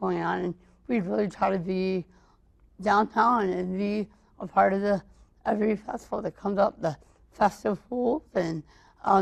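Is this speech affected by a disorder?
Yes: cerebral palsy, mild.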